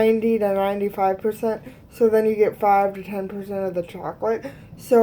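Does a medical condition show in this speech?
Yes: cerebral palsy; both hands affected.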